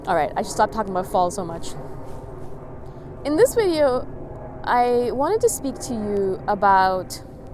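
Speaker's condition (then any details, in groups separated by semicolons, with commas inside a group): No condition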